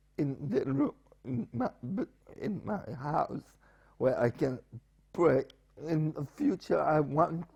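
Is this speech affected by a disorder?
Yes: spastic paraplegia with essential tremor.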